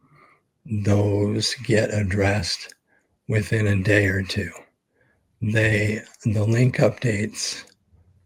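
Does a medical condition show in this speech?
Yes: ALS; expects to lose voice very soon.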